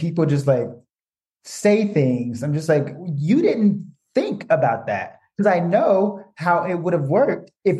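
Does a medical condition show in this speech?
Yes: stutter; stutter since small child, therapy focused on feelings, stutter assumed triggered by something else, learned tools; sometimes literally cannot say words, speaks with deliberate intentionality; could not talk as child, plans speech, checks mental steps before speaking; here prolonged sounds.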